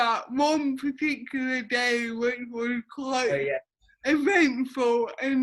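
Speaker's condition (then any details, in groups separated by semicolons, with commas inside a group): Cerebral palsy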